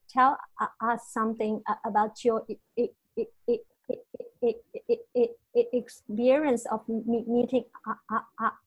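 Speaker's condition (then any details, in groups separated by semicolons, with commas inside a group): Stuttering; stutter since childhood, grew up in China without speech therapy, persists into adulthood; hid stutter while growing up, shame about stuttering held back for years; repeated sounds, prolonged sounds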